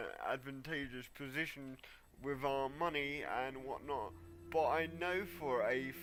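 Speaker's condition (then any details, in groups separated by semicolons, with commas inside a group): Cerebral palsy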